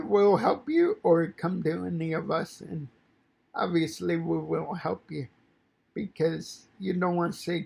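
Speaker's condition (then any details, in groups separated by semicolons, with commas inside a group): Cerebral palsy; fine motor impairment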